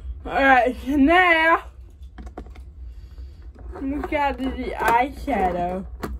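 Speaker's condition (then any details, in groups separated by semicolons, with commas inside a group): Cerebral palsy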